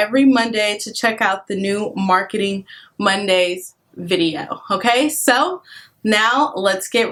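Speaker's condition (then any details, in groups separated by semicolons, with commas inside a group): No condition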